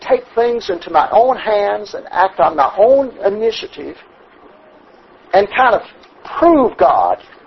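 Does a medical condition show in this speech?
No.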